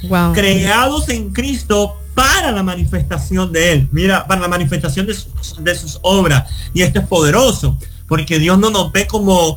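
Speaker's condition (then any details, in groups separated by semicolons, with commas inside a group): Cleft lip and palate; congenital cleft lip and complete cleft palate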